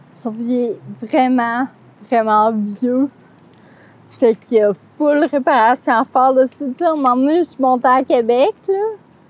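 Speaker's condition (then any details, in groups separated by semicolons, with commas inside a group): Friedreich's ataxia; cerebellar, poor balance and coordination, spasms, scoliosis surgery; diagnosed age 11-12, uses a wheelchair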